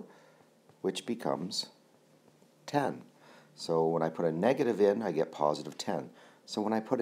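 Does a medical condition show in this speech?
No.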